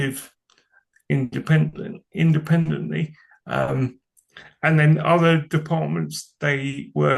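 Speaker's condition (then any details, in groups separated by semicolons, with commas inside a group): Cerebral palsy; from birth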